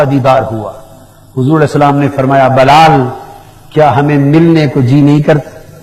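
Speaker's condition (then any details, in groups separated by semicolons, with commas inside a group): No condition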